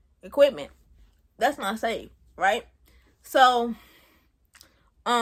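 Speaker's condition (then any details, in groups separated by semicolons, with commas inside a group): Cerebral palsy; present since birth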